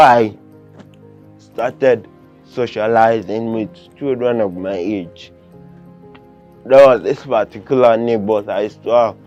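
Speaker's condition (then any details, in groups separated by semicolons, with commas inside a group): Cerebral palsy; limits movement and coordination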